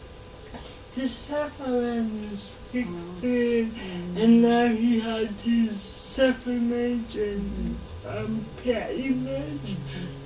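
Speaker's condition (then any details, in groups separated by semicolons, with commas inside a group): Cerebral palsy; since birth, affects muscles and joints, walks and moves independently, early intervention and therapy in childhood; age 26; slow speaker, listeners take time to understand, speaks verbally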